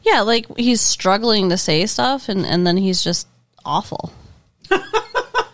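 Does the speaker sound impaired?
No.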